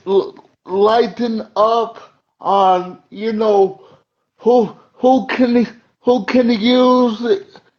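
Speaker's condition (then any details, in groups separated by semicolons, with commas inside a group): Cerebral palsy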